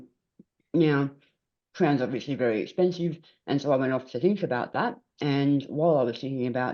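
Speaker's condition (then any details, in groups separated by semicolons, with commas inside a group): Head and neck cancer; stage three tongue cancer, half of tongue removed; 35 radiotherapy sessions with chemotherapy, ongoing side effects; tongue does not reach roof of mouth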